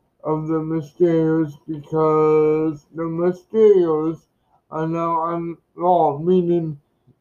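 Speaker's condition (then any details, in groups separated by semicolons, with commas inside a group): Cerebral palsy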